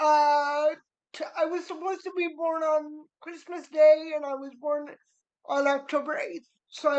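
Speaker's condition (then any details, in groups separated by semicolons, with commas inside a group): Cerebral palsy; spastic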